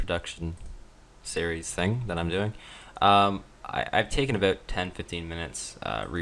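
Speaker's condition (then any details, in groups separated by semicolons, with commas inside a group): No condition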